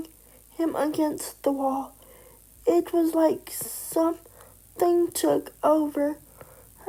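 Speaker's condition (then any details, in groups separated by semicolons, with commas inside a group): Cerebral palsy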